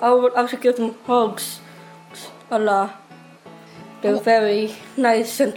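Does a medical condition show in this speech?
Yes: Down syndrome; intellectual disability.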